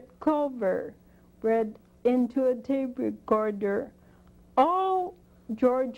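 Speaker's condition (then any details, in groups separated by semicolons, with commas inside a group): Spinocerebellar degeneration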